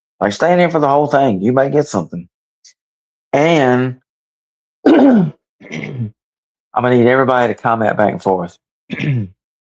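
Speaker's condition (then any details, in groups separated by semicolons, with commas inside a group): No condition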